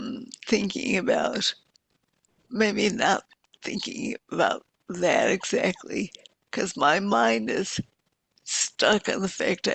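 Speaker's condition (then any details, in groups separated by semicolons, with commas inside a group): Multiple sclerosis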